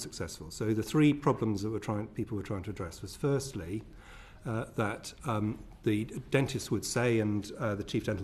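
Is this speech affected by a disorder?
No.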